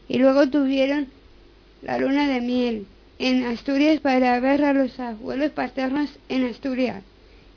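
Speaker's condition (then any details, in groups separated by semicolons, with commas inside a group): Down syndrome; reads news item aloud on live radio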